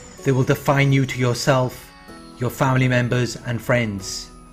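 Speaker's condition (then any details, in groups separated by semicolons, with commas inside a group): No condition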